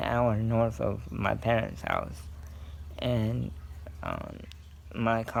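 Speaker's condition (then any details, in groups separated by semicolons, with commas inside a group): Cerebral palsy; scoliosis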